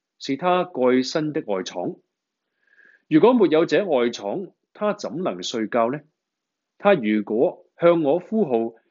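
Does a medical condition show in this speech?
No.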